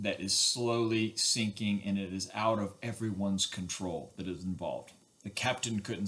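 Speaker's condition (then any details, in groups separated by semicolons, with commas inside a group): No condition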